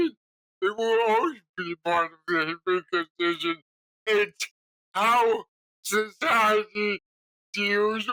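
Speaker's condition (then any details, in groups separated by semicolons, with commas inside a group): Cerebral palsy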